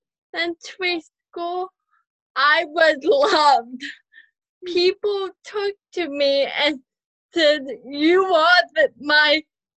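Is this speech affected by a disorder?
Yes: cerebral palsy; mild spastic quadriplegic, since birth.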